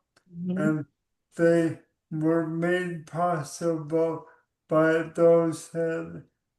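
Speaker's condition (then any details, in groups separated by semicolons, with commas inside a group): ALS; about 2 years since diagnosis, physical, occupational, speech therapy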